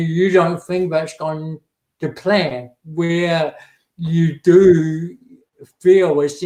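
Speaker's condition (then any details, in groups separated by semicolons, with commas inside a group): Cerebral palsy; affects speech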